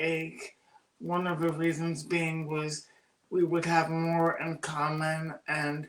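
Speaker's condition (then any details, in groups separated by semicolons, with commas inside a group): Cerebral palsy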